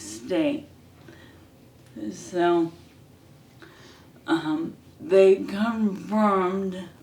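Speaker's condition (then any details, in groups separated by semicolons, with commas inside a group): ALS; hand onset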